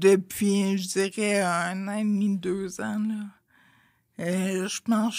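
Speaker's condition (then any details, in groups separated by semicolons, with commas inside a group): Friedreich's ataxia; degenerative, affects whole body; uses wheelchair, worsening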